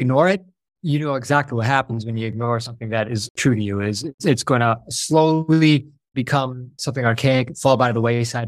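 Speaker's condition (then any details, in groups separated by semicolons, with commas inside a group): No condition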